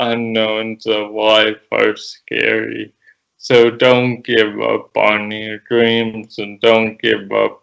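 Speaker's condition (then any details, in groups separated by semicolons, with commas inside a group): Cerebral palsy; present from birth, childhood physical therapy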